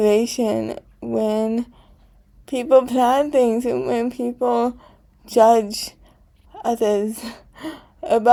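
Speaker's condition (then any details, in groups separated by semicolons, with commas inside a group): Cerebral palsy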